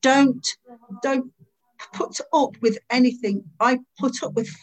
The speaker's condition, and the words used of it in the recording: Stuttering. We don't really talk about it because it's funny because I'm so calm, I'm so relaxed. I hardly stammer.